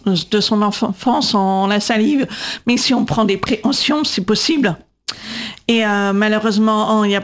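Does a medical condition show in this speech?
Yes: deafness from birth, profound sensorineural deafness, congenital CMV; congenital deafness from cytomegalovirus (CMV), diagnosed around 18 months, severe at birth, dropped at age 8; cochlear implants, classic hearing aids no longer help, radio inaccessible, age 37; speaks on air with own voice, live transcription by Céline Ripoll.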